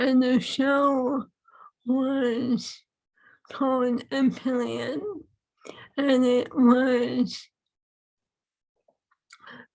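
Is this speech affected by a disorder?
Yes: ALS; voice changed, singing helps speech.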